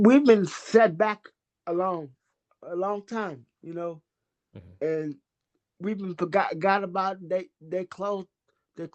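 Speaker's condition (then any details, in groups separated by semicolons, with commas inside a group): Cerebral palsy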